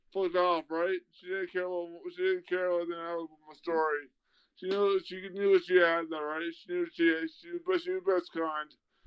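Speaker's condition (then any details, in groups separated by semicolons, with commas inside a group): Traumatic brain injury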